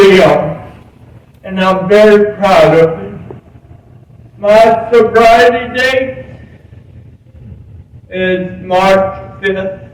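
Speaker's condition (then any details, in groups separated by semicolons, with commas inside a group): Cerebral palsy; present from birth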